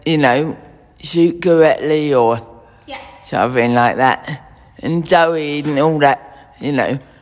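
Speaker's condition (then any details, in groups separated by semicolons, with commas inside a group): Cerebral palsy; fear of kettle tasks, right eye long-sighted, left short-sighted, poor depth perception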